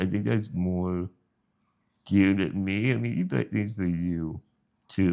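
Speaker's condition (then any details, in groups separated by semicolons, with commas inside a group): Spinal muscular atrophy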